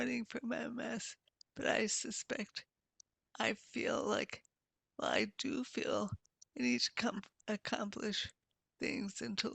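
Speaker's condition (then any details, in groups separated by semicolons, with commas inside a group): Multiple sclerosis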